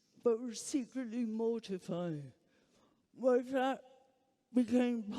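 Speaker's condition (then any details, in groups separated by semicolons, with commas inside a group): Huntington's disease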